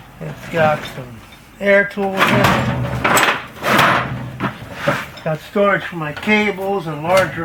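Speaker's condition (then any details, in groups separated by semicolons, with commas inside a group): No condition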